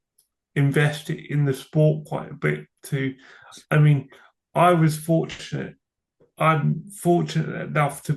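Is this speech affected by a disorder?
Yes: cerebral palsy; from birth.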